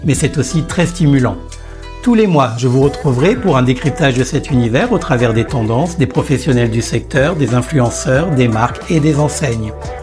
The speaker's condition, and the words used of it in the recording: No condition.